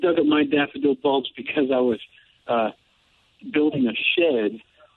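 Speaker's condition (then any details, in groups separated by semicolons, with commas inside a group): No condition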